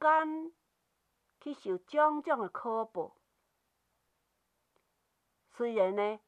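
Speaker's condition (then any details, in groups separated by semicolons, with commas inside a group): No condition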